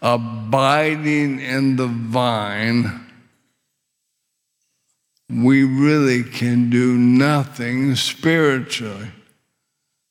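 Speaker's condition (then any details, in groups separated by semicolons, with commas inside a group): ALS; struggles with swallowing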